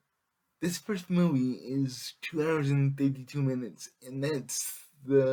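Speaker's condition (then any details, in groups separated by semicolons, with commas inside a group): Cerebral palsy; able to speak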